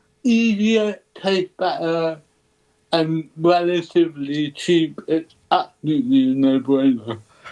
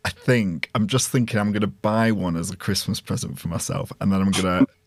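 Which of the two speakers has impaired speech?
The first: cerebral palsy; ataxic type.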